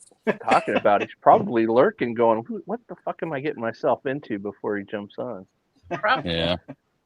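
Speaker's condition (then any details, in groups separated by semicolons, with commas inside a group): No condition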